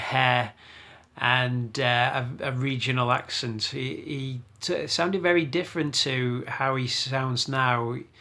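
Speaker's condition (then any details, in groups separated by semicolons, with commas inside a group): No condition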